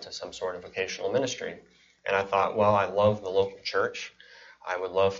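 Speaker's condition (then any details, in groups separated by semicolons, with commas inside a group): Cleft palate and cleft lip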